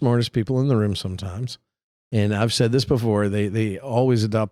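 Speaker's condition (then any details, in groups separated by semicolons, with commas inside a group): No condition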